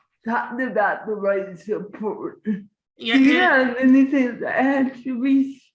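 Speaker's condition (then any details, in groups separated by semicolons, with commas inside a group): Cerebral palsy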